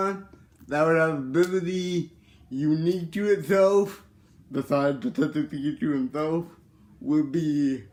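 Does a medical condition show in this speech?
Yes: cerebral palsy.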